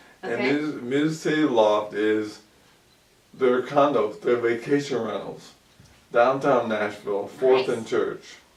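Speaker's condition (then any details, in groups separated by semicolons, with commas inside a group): ALS; about 2 years since onset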